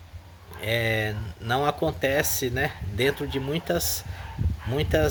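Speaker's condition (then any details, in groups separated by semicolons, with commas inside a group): No condition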